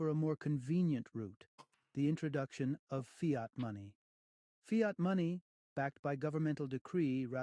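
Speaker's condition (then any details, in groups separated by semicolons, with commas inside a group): No condition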